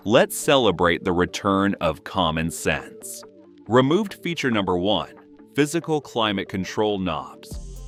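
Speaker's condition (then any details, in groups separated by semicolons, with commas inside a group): No condition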